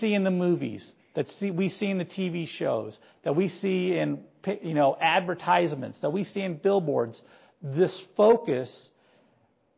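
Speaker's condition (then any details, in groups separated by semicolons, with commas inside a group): No condition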